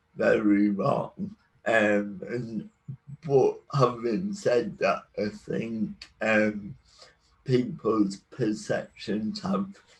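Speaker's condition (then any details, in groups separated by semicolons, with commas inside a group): Cerebral palsy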